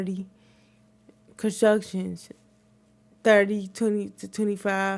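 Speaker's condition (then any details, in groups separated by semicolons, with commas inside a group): Cerebral palsy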